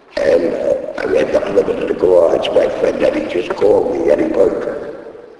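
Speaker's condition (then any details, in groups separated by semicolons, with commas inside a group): Laryngectomy; voice box removed by operation, device placed in throat, voice first lost at racetrack; still talking after voice box removal; speaks using device in throat, needs thumb to talk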